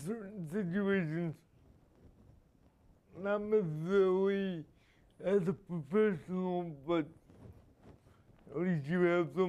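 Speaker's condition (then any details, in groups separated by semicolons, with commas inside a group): Spastic quadriplegia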